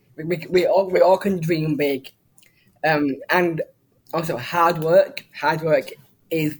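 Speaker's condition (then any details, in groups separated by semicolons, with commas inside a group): Down syndrome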